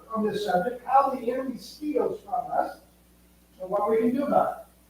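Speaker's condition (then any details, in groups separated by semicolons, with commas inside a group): No condition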